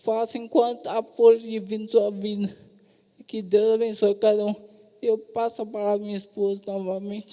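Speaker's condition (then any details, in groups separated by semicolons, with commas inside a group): Traumatic brain injury, severe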